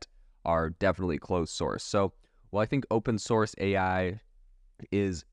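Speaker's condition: No condition

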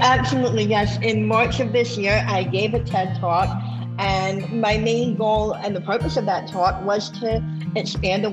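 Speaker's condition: Bilateral cleft lip and palate; congenital, upper lip gap into palate and nose, 20+ surgeries from 2 months to age 27; open palate at birth, no proper suction, food and drink through nose, untreated cleft means no speech

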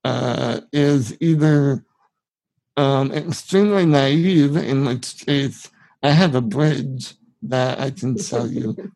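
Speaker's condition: Spinal muscular atrophy, severe; subtitles provided for guest's speech in video version

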